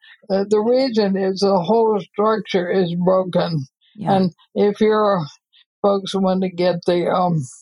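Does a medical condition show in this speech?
Yes: ALS; breathing affected.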